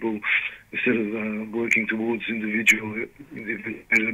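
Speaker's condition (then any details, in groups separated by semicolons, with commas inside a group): Parkinson's disease; diagnosed 2019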